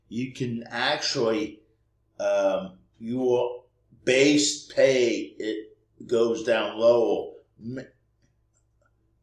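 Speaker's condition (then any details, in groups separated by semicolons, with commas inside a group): Cerebral palsy; speech may sound drunk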